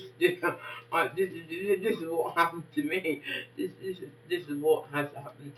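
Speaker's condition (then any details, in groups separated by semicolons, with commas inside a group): Facial palsy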